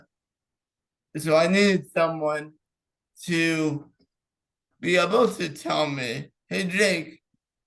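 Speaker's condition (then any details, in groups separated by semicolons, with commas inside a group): Cerebral palsy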